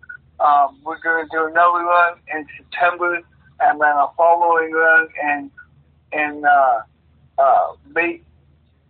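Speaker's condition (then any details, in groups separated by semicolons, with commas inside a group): Cerebral palsy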